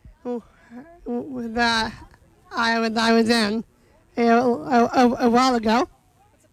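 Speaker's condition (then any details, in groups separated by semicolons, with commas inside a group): Down syndrome; intellectual disability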